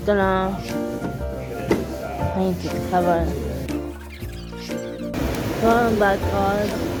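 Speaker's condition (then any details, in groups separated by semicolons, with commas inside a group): Cerebral palsy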